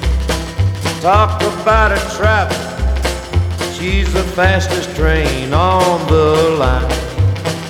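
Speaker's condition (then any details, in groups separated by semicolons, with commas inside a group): No condition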